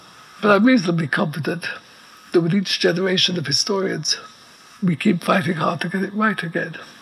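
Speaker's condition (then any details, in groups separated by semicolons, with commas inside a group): ALS; progressive neuromuscular illness, effectively quadriplegic, paralyzed from neck down, wheelchair within six months of diagnosis; about two years since diagnosis, plastic nasal pump behind neck sets breaths, respirator, no pain, writes by dictation; very weak voice needing amplifier, respirator audible in background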